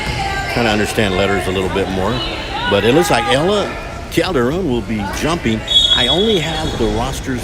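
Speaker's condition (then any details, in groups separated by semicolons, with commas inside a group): No condition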